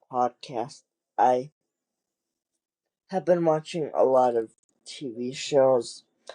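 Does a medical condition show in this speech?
Yes: cerebral palsy; wheelchair user.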